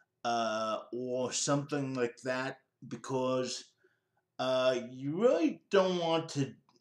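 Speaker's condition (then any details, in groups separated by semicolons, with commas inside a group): Cerebral palsy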